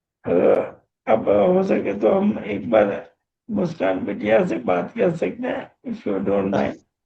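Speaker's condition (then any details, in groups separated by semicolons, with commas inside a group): Motor neurone disease; voice strong and loud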